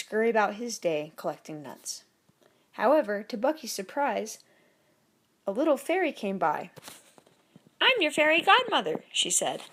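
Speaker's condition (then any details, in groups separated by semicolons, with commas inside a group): No condition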